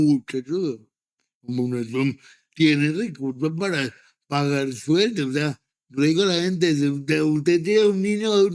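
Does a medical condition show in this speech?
Yes: cerebral palsy.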